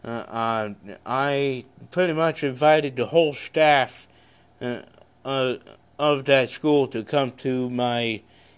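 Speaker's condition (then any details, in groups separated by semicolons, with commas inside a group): Cerebral palsy; congenital, no known medical cause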